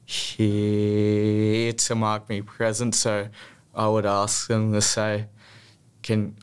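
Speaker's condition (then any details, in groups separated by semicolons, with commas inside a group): Stutter; childhood stutter, therapy grades 1-4, smooth speech at Box Hill Clinic 2 years from 14-15; prolonged sounds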